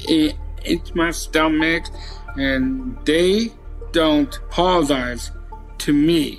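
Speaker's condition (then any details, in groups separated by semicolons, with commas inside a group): Down syndrome; stutters when unsure what to say next, no stutter when acting from script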